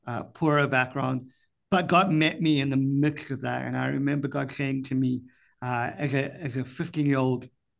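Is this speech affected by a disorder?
Yes: cleft palate; congenital cleft palate, speech and hearing impaired since birth, difficult childhood development; speech and hearing both still impaired; speech impediment.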